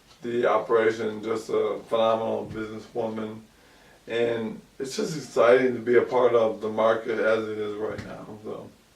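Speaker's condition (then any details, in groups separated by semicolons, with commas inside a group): ALS; about 2 years since onset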